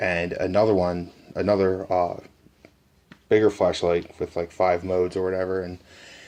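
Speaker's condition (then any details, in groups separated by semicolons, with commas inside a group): No condition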